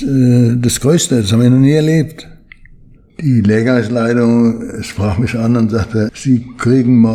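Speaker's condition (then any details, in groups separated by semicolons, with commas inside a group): Parkinson's disease; needs much training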